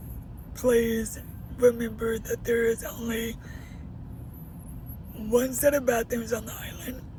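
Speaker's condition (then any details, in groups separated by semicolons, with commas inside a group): Cerebral palsy; uses a wheelchair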